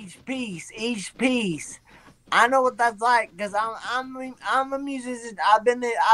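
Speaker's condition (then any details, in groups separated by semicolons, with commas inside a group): Severe traumatic brain injury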